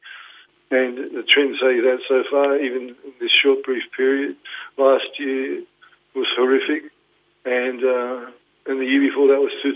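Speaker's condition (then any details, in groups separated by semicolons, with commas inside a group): Parkinson's; diagnosed 2019, led to retirement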